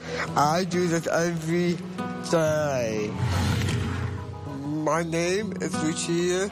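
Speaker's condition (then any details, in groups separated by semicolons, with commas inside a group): Down syndrome; 46 years old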